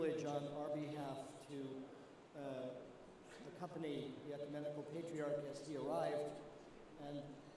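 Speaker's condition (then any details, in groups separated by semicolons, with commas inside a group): No condition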